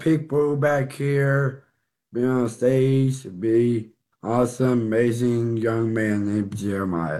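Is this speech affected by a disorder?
Yes: Down syndrome; 14-year-old boy, in NICU a few days after birth.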